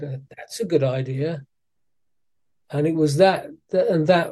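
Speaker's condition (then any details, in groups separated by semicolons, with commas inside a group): Parkinson's disease; suspected for a while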